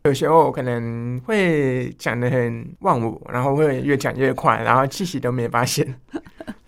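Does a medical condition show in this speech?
Yes: hearing loss; hearing loss from enlarged vestibular aqueduct, long auditory-speech training with therapist 蘇心怡 into junior high, electronic hearing device; occasional vertigo, now more stable, struggles to hear in class, classmates interpret or write, avoids phone work; articulation clear enough, too fast, speeds up and loses breath when absorbed, heavy nasality, mistaken for overseas student.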